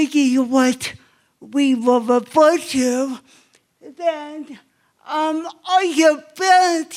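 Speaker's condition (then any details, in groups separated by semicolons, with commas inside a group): Cerebral palsy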